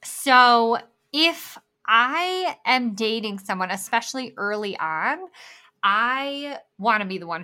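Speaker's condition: Bilateral cleft lip and palate

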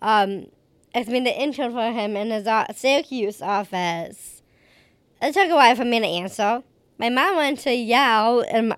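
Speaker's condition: Down syndrome; age 31

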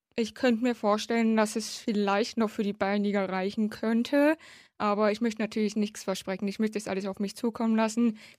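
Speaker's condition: Hard of hearing since birth, congenital, cochlear implant, severe

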